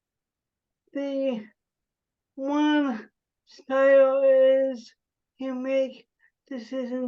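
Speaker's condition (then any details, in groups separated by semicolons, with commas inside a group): Cerebral palsy; spasticity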